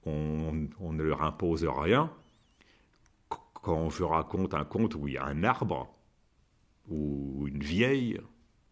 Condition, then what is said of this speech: Stuttering. Et de surcroît, dans mon cas, où ma voix peut se bloquer.